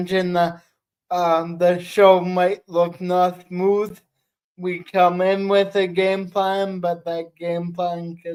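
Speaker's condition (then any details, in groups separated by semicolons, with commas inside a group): Cerebral palsy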